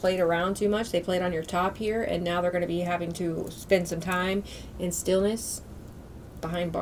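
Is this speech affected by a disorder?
No.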